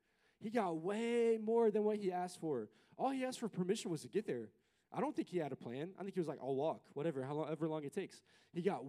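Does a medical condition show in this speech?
No.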